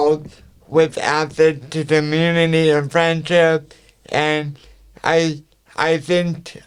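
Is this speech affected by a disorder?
Yes: cerebral palsy; all four limbs affected; speech affected to an extent.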